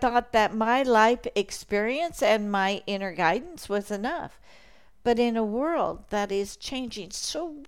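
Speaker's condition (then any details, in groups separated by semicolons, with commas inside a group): No condition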